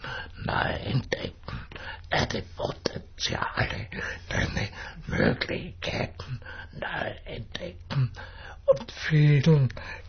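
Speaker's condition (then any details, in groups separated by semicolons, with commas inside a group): Dystonia with speech disorder; lifelong, first noticed at age 6 in primary school, could not write as a child; can only speak slowly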